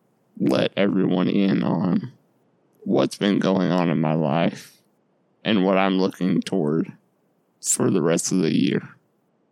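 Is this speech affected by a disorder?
Yes: Duchenne muscular dystrophy; lifelong, muscle atrophy and weight loss, muscle and fat lost around tailbone, repositioned in bed by mother.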